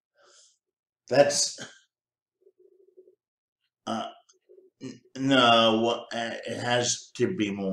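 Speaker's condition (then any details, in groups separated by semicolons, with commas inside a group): Cerebral palsy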